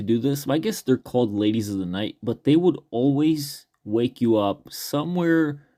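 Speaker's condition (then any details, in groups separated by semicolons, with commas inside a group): No condition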